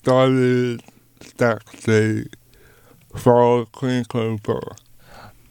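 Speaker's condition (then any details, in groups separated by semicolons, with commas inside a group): Cerebral palsy; hand tremors known as dystonia, difficulty taking notes; speech difficult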